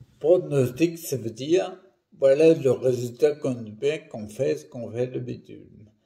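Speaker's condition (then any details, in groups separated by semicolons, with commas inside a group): Primary progressive multiple sclerosis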